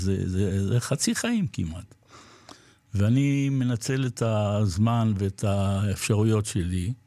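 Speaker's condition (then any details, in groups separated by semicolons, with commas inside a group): Parkinson's disease; recently diagnosed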